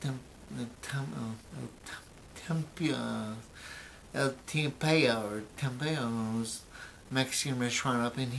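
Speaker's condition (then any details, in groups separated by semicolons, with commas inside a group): Brain injury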